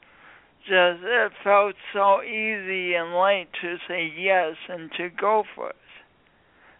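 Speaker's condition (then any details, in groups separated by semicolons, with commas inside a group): Speech impediment from birth injury; speech impediment present, comfortable with own voice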